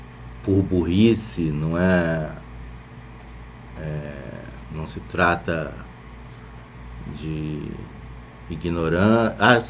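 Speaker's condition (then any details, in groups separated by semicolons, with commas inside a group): No condition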